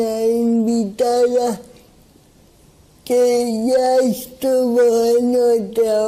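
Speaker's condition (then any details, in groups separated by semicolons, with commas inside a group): Cerebral palsy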